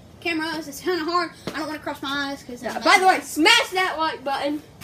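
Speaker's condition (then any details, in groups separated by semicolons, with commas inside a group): No condition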